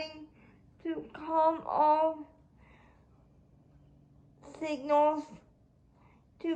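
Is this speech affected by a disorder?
Yes: cerebral palsy; spastic quadriplegia.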